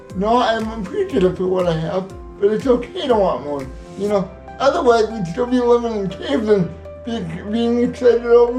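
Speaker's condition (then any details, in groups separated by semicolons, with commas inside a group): Cerebral palsy; uses wheelchair, assistive technology; age 27, weekly physical therapy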